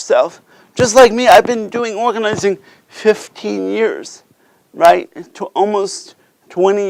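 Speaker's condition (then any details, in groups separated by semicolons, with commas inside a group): Cerebral palsy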